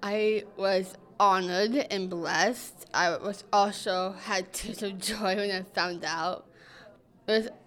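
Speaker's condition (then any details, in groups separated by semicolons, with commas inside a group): Down syndrome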